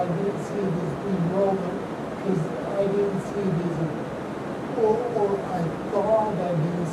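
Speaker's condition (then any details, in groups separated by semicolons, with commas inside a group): Cerebral palsy; speaks differently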